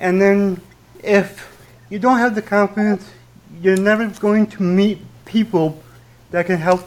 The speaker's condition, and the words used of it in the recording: Stuttering. So if I'm coming up to one of those words, I give a little quick and then I don't stutter.